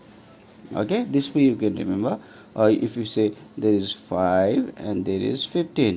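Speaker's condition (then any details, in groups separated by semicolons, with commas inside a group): No condition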